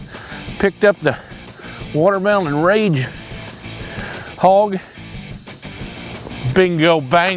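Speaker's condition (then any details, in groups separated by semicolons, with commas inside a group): No condition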